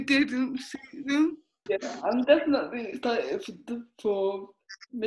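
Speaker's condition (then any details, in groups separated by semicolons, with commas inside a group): Cerebral palsy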